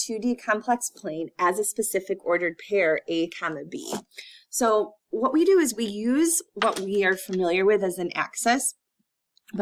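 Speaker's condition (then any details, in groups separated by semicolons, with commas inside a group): No condition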